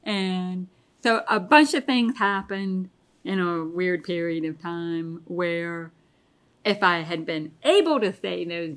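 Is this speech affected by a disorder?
Yes: deafness; pretty bad tinnitus.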